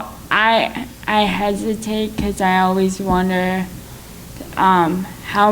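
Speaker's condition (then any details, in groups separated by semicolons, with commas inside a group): Cerebral palsy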